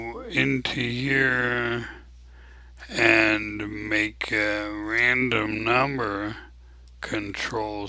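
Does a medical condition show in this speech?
Yes: ALS; abnormally slow voice.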